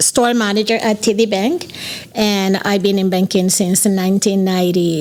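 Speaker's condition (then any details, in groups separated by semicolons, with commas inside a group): No condition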